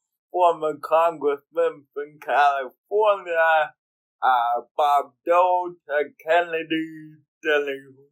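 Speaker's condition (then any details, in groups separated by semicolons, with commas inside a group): Cerebral palsy; from early childhood; speech therapy in childhood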